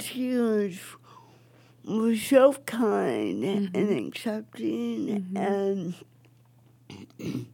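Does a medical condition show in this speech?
Yes: cerebral palsy; affects speech, wheelchair.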